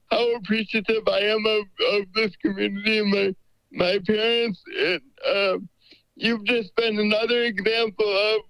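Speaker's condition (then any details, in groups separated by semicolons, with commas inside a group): Cerebral palsy; uses wheelchair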